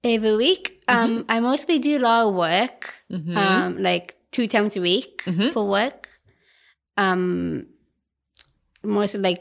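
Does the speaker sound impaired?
Yes: Down syndrome; adult woman.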